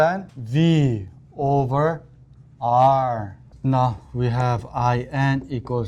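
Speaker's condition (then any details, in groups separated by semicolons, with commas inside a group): No condition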